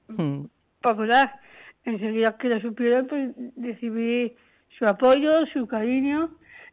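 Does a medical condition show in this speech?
Yes: Down syndrome.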